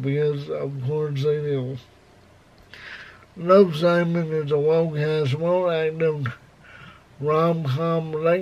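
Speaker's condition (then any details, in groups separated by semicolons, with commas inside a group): Cerebral palsy, spastic, severe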